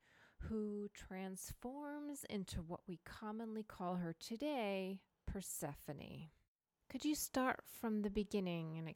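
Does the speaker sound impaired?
No.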